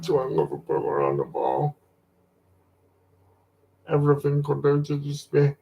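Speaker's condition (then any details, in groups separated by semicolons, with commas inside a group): Cerebral palsy; full wheelchair use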